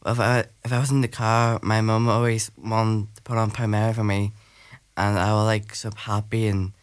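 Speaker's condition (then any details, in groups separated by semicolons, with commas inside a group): Down syndrome; extra chromosome, intellectual disability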